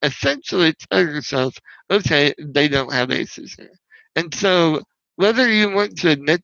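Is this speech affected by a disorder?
Yes: spinal muscular atrophy; wheelchair user, paralyzed from neck down with intact sensation, needs helper for all physical tasks.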